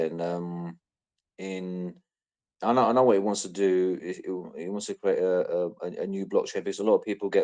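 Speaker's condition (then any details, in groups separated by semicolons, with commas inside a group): No condition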